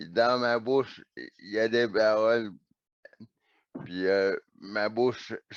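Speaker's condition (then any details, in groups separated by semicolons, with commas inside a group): Neonatal cerebral palsy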